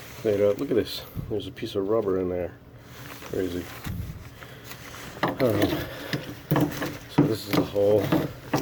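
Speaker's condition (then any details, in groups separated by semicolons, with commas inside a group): No condition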